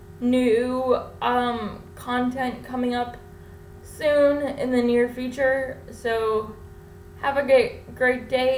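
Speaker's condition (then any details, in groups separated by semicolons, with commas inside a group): Cerebral palsy; wheelchair use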